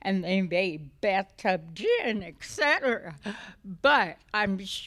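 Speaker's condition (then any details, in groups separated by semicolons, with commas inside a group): Essential tremor; essential tremor affecting voice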